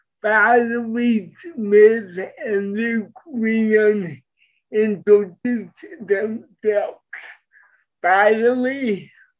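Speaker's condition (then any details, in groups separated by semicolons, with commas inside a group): Cerebral palsy; present from birth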